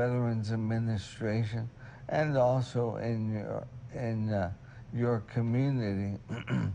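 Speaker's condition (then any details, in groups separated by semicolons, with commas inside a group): ALS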